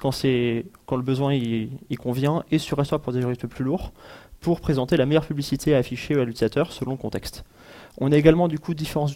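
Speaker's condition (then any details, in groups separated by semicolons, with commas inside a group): No condition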